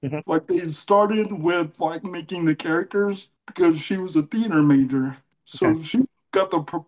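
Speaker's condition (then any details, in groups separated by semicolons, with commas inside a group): Cerebral palsy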